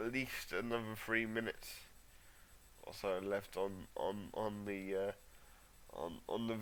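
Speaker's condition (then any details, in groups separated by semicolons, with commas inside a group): Cerebral palsy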